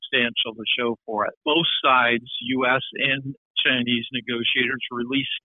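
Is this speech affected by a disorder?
No.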